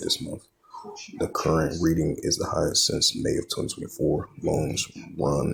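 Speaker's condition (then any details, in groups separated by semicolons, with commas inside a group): No condition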